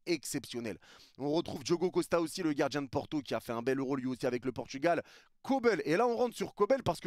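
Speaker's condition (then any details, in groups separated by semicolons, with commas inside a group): No condition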